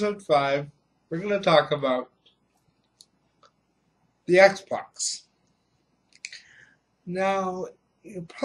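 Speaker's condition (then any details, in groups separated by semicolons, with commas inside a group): Cerebral palsy; reliable voice, uses voice control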